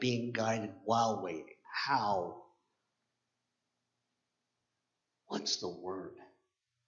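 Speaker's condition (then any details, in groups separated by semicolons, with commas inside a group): Cleft palate; 10 years braces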